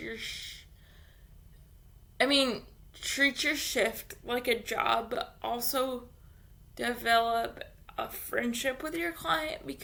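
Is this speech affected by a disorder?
Yes: cerebral palsy; infant ventilator.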